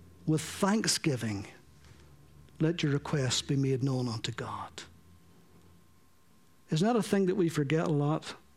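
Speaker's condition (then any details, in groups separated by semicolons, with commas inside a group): No condition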